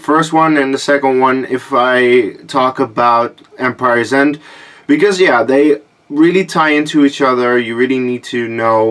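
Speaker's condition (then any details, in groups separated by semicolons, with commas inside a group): No condition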